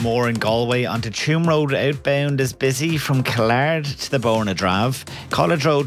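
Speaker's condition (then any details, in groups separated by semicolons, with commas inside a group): No condition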